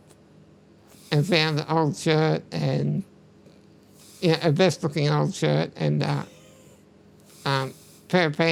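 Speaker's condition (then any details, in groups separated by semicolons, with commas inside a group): Muscular dystrophy; uses wheelchair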